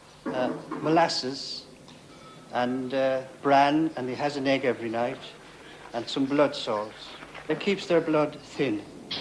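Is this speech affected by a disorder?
No.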